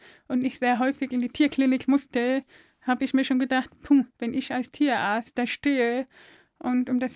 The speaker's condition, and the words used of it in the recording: Deafness. Aber ich habe keinen erlebt, der so gut spricht wie Sie.